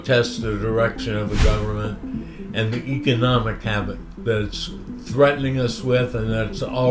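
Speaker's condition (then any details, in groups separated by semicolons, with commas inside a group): Parkinson's disease; visible shaking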